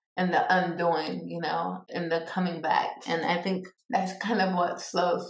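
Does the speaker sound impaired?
Yes: cerebral palsy; speech impediment, people sometimes ask about it.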